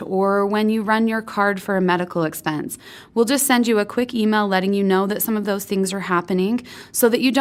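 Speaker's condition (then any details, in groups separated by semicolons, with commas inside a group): No condition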